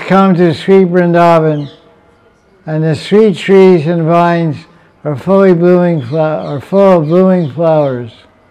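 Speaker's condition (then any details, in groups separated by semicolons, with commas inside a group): Deafness; asks audience whether heard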